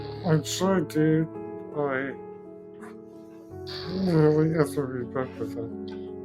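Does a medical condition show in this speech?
Yes: Duchenne muscular dystrophy; voice recently weakening, tires when talking.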